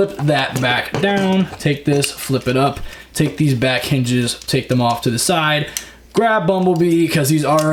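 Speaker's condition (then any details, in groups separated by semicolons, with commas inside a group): No condition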